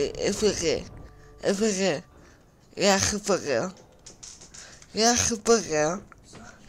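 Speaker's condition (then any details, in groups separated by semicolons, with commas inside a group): Cerebral palsy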